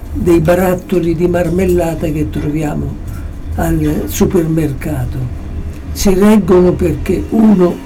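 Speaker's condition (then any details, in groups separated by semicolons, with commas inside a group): Parkinson's disease; approaching final stage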